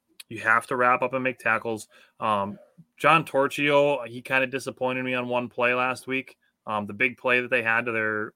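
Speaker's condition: No condition

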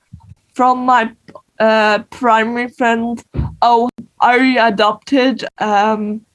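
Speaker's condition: Cerebral palsy; non-progressive, needs change over time; uses wheelchair and crutches to move around

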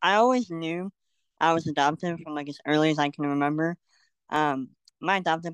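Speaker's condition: Cleft lip and palate; frequent illness and hospital stays in first year

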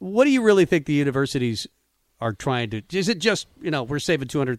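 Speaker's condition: No condition

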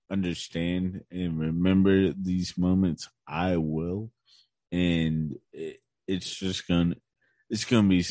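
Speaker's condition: Cerebral palsy; physical disability

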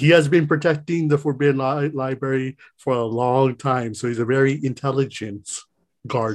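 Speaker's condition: No condition

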